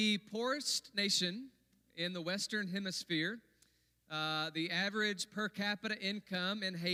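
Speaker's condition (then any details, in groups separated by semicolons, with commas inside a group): No condition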